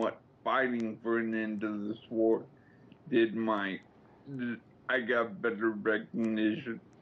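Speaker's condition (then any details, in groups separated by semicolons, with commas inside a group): Slurred speech after coma; after four-day coma, lost dexterity, upper body strength, paralyzed; stopping nourishment and life-extending medication; speech significantly slurred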